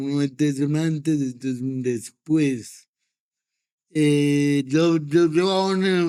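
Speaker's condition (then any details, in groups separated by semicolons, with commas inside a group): Cerebral palsy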